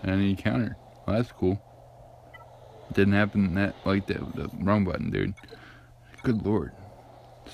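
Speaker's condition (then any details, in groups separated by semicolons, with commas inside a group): Cerebral palsy; affects gait and walking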